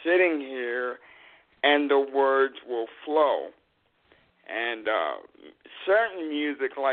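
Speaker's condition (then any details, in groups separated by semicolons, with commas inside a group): Cerebral palsy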